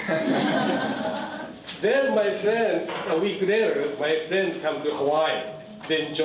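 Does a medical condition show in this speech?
No.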